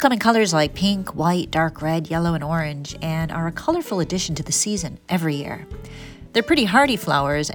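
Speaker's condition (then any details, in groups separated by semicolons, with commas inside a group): No condition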